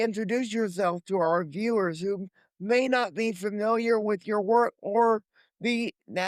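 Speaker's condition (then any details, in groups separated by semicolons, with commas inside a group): Cerebral palsy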